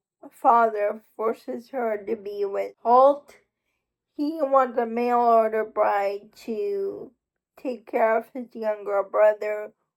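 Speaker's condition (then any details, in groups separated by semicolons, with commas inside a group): Cerebral palsy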